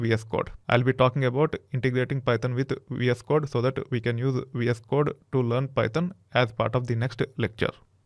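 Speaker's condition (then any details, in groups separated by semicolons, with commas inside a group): No condition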